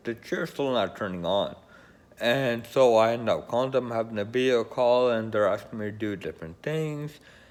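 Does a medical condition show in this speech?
Yes: Friedreich's ataxia.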